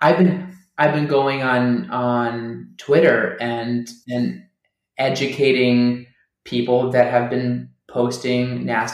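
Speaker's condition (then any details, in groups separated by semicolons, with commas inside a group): Stuttering; not caused by nervousness; stutters openly; learning to let it out; repeated words, prolonged sounds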